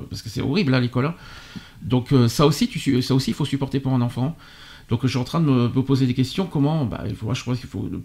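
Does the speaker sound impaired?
No.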